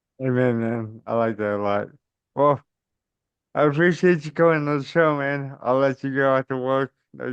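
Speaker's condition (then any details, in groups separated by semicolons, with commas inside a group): Cerebral palsy; caused by stroke at birth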